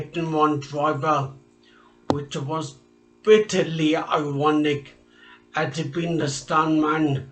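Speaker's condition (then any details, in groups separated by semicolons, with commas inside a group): Traumatic brain injury; speech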